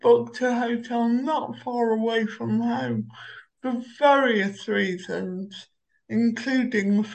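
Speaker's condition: Cerebral palsy; uses Omeo wheelchair

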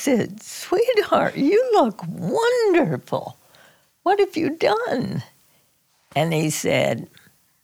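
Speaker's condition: Spasmodic dysphonia; diagnosis took six years, made at Johns Hopkins by neurologist and otolaryngologist, basal ganglia signal fault; strange, strangled-sounding voice, vocal cords crunch down unnaturally

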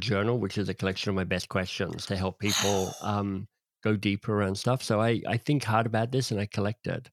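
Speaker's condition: Cleft lip and palate; congenital

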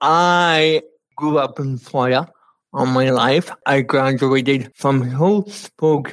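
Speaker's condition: Cerebral palsy; speech affected

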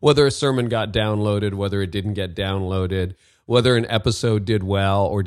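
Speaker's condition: No condition

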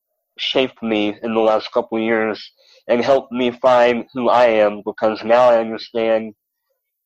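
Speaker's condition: Cleft lip and palate; rare congenital defect like Rudy Garcia's

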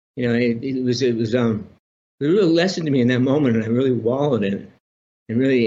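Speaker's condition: Parkinson's disease; on Parkinson's medication

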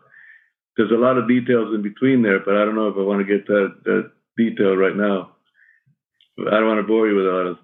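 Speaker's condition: Parkinson's; shaky voice

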